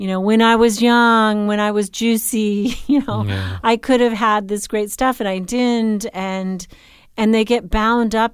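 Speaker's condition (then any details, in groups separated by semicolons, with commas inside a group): No condition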